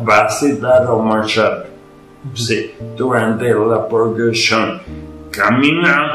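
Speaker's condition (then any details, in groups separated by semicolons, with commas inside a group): Ataxia; acquired, Lance-Adams syndrome, post-coma brain damage, ataxia, myoclonus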